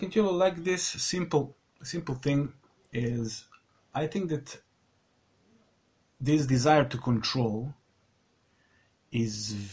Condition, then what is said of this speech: Stuttering. Yes. In my times also, I mean, I was bullied also as a kid because I stutter mostly, and I was bullied.